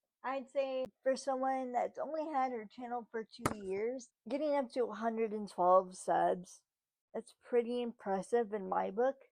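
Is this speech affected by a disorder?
Yes: cerebral palsy, spastic.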